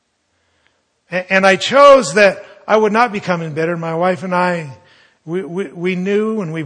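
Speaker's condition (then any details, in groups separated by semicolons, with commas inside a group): No condition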